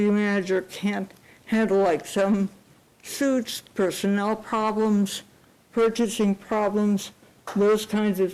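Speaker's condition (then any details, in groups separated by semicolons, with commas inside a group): Cerebral palsy; unable to type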